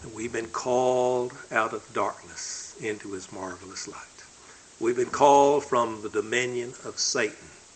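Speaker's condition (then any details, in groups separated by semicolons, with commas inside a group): No condition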